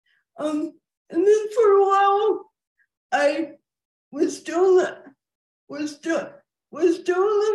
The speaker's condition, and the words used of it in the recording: Cerebral palsy. We want to be able to understand you better.